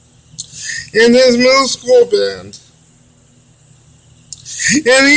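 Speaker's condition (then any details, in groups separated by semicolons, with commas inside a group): Cerebral palsy; limited use of the hands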